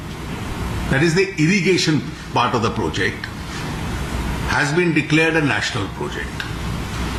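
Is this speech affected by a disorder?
No.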